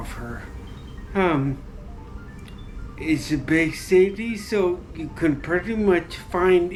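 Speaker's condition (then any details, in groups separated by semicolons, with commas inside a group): Traumatic brain injury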